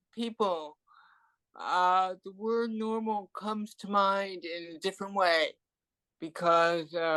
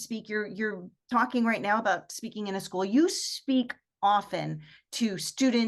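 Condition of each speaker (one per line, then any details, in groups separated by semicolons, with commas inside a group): Cerebral palsy; from birth, hearing loss; walks unsteadily, cannot hear well
No condition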